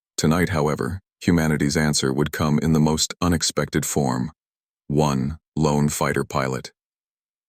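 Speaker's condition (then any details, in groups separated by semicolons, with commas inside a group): No condition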